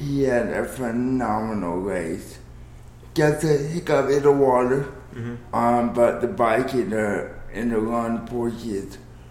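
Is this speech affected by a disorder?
Yes: cerebral palsy; cerebral palsy with body spasms and gyrations; daily fight against body spasms and gyrations.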